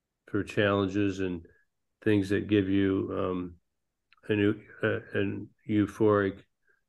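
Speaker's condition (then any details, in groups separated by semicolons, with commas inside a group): Parkinson's disease; ping pong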